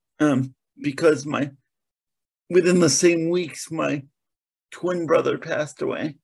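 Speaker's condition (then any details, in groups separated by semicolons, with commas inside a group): Cerebral palsy; present from birth, diagnosed at about six months, stiff as infant, mainly lower limbs affected; very spastic presentation, moves deliberately, has to think about motions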